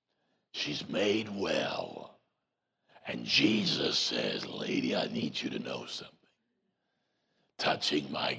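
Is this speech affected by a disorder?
Yes: voice box removal needed; vocal cord cancer, prior chemo and radiation, 35 treatments over about seven weeks; voice self-described as Batman voice, expects R2-D2-like voice after removal.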